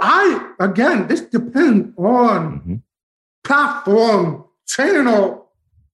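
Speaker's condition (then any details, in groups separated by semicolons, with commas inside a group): Profound deafness; cannot hear words spoken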